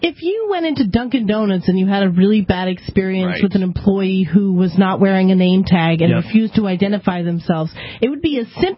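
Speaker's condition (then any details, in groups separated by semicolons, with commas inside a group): No condition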